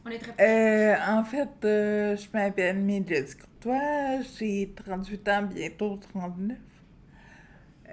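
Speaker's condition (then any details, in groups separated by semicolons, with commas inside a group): Friedreich's ataxia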